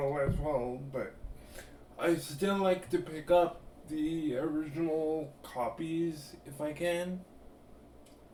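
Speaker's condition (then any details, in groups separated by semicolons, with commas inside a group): Cerebral palsy; limbs affected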